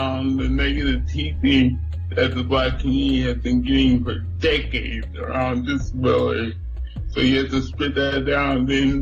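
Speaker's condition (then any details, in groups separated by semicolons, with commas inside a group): Cerebral palsy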